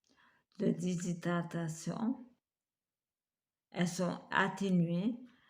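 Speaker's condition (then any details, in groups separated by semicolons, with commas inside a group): Multiple sclerosis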